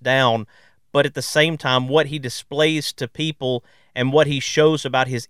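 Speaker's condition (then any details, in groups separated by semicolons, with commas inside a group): No condition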